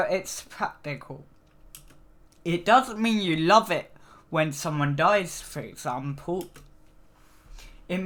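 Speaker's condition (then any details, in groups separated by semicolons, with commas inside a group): Cerebral palsy; needs frequent rest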